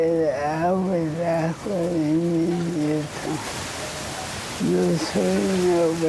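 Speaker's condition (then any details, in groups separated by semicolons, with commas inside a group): ALS; practically unable to speak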